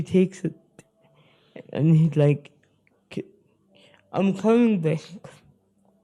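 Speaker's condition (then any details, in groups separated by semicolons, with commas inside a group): Spastic cerebral palsy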